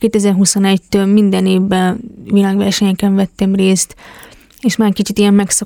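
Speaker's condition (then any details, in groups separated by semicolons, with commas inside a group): Hearing impairment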